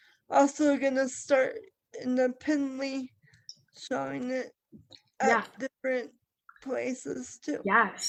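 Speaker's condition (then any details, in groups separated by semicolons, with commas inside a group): Cerebral palsy; present from birth, wheelchair user; trunk control difficulty, ongoing physical therapy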